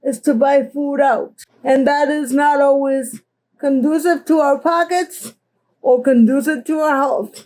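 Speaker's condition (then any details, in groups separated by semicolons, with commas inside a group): Cerebral palsy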